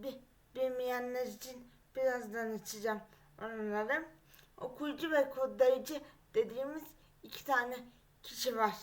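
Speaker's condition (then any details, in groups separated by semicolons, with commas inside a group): Cerebral palsy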